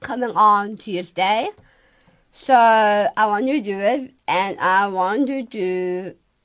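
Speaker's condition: Down syndrome; age 20

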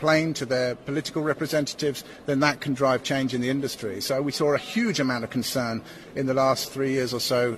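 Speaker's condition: No condition

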